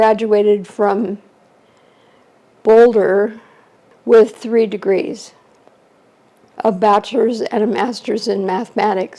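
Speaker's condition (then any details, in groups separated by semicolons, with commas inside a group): ALS; shortly after diagnosis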